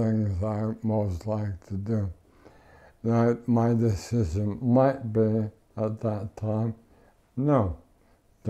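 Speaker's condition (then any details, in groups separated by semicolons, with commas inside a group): ALS; mucus once blocked airway, could not breathe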